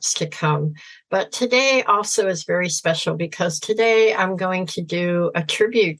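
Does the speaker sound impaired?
Yes: severe cleft palate; congenital severe cleft, missing nose, lip, trachea and breathing problems, many surgeries incl. age 8.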